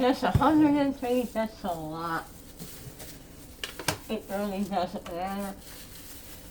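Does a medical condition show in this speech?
Yes: head and neck cancer; tracheostomy.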